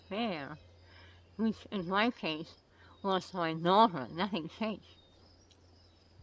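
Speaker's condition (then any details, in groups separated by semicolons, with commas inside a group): Oral cancer; tracheostomy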